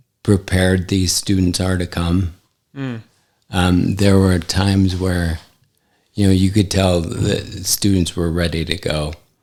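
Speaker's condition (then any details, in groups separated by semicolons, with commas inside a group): ALS; affects hand function; recently diagnosed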